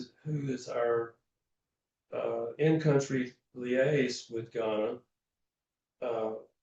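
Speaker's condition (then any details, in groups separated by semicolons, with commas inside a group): No condition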